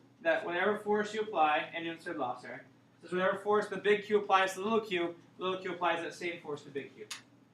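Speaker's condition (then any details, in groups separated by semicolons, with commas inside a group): No condition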